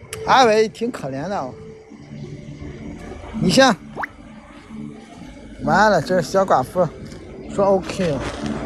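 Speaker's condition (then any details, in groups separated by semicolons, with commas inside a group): No condition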